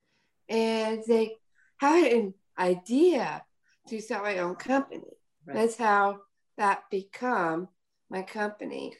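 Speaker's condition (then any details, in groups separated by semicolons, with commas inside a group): Down syndrome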